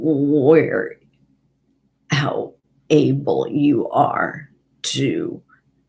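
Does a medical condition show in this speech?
Yes: Parkinson's and essential tremor; handwriting very poor, earlier unable to type.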